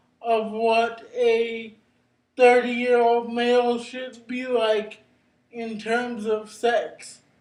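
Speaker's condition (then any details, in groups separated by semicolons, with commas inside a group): Cerebral palsy; brain injury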